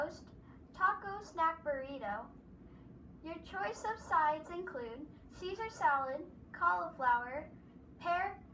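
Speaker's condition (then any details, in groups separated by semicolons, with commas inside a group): No condition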